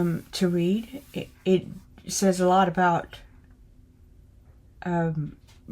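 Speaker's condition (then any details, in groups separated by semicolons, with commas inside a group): No condition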